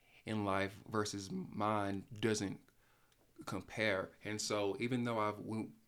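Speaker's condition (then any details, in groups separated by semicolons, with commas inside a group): Stuttering; only stutterer on either mother's or father's side of family; still stutters; stutters when talking, speech problem audible, cannot be hidden when speaking; prolonged sounds, blocks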